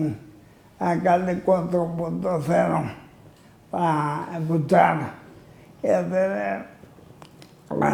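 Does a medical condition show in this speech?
Yes: amyotrophic lateral sclerosis (ela).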